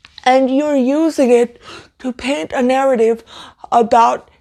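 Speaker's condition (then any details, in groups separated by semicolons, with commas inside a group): Cerebral palsy, severe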